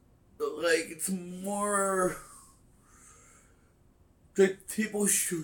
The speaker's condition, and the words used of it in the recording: Stuttering. But with you, when you're stuttering, it's expected because people are trying to like take in what you're saying.